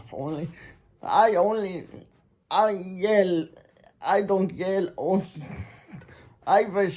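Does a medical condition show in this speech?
Yes: muscular Parkinson.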